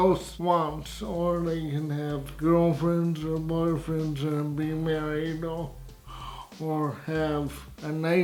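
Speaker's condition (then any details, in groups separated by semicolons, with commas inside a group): Cerebral palsy, spastic, severe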